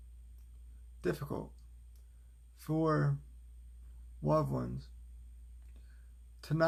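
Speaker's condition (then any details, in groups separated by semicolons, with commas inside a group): Cerebral palsy, spastic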